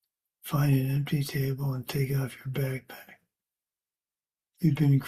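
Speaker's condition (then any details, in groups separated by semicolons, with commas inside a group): Parkinson's; age 73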